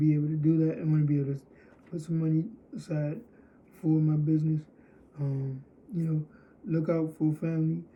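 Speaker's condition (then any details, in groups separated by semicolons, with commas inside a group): Cerebral palsy, spastic diplegia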